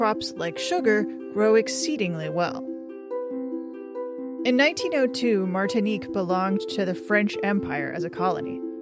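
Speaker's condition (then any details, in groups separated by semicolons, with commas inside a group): No condition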